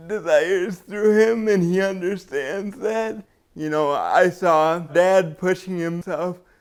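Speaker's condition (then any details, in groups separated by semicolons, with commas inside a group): Cerebral palsy; diagnosed at three weeks old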